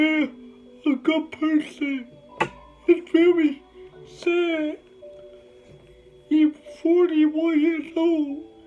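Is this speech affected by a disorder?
Yes: cerebral palsy; speech hard to understand.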